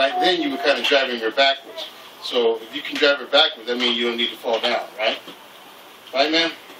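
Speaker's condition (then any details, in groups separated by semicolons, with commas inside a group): No condition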